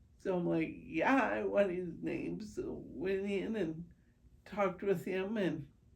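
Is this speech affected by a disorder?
Yes: primary progressive multiple sclerosis.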